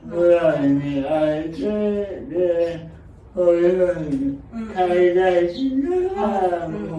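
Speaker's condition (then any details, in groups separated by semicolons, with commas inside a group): Cerebral palsy; severe, uses a wheelchair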